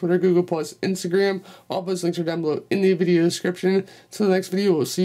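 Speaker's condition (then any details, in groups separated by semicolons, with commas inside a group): No condition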